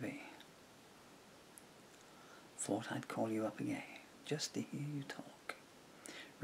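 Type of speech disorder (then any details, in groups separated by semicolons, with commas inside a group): Bulbar dysarthria; progressive bulbar palsy (MND)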